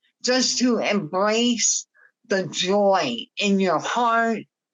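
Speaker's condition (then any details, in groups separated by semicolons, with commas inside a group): Myasthenia gravis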